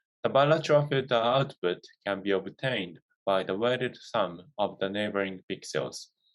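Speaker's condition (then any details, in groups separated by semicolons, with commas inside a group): No condition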